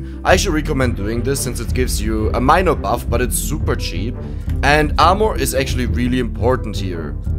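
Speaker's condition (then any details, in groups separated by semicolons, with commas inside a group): No condition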